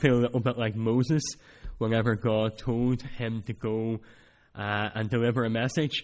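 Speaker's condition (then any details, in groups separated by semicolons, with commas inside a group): Cleft palate; speech not that clear at times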